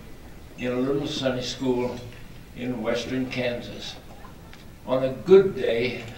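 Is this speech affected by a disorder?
Yes: ALS; extremely weak.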